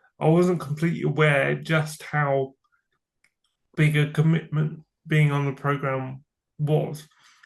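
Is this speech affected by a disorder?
Yes: cerebral palsy; from birth.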